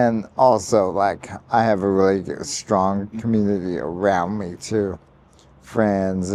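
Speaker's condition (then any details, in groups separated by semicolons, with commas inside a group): ALS; diagnosed about 13 months ago, nearing full-time wheelchair; voice declining fast, certain sounds harder daily, voice banked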